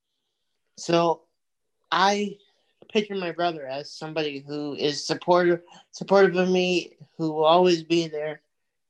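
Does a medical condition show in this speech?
Yes: cerebral palsy; physical and occupational therapy.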